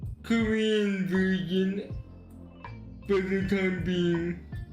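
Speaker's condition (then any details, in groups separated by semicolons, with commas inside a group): Cerebral palsy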